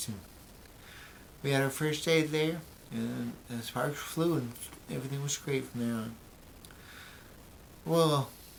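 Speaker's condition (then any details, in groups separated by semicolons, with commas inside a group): Brain injury; memory greatly affected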